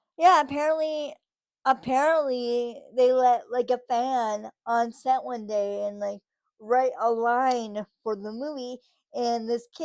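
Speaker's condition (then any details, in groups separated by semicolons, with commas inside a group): Cerebral palsy, spastic; from birth, muscle spasms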